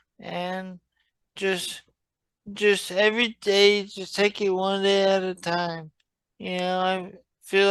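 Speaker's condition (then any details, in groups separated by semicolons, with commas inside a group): Traumatic brain injury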